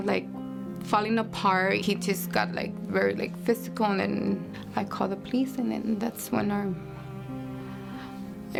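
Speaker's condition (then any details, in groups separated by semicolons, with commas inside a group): No condition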